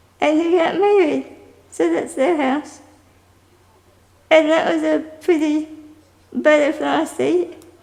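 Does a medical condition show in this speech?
Yes: spinal muscular atrophy type 2.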